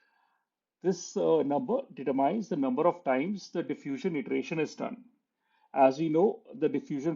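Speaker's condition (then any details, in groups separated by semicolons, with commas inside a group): No condition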